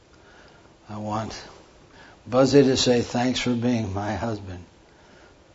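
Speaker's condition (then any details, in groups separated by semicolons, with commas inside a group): Parkinson's; diagnosed 14 years ago by neurologist in Lincoln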